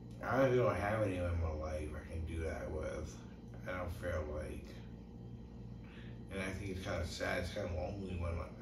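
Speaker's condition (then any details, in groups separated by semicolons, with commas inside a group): Brain injury; tongue cut off at age 5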